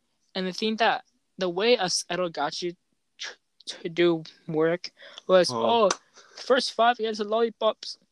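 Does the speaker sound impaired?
Yes: stutter; stutter since at least freshman year about three years ago, still present, mother and friends finished words for him; heavy stuttering reading aloud in class, could not say a full word, eased same day; here repeated sounds.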